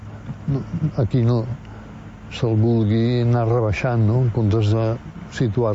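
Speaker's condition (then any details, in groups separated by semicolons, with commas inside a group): Parkinson's disease; Parkinson's disease for about 15 years, progressive, fatal at 79; mild Parkinson's, worsening over time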